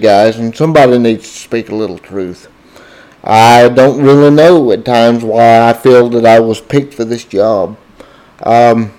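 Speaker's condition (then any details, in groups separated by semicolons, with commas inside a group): Cerebral palsy, spastic diplegia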